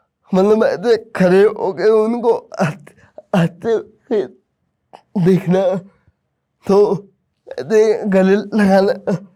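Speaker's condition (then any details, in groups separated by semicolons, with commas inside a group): Cerebral palsy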